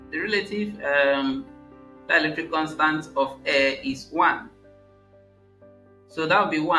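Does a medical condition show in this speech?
No.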